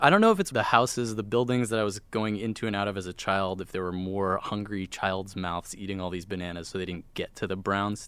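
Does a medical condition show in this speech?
No.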